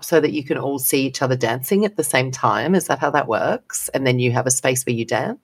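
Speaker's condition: No condition

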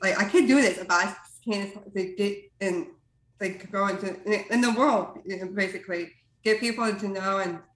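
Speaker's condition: Down syndrome

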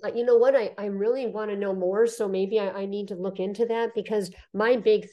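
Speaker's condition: Cleft lip and palate; congenital

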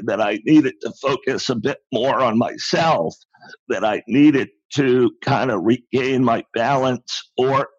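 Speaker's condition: Spasmodic dysphonia; very limited ability to speak

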